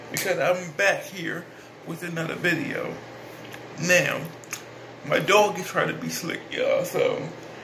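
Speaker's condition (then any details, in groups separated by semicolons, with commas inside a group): Cerebral palsy; speech is not the best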